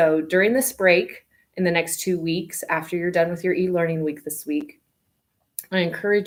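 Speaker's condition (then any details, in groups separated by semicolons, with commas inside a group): No condition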